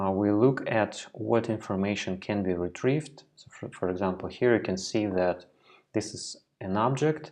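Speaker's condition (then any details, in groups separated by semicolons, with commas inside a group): No condition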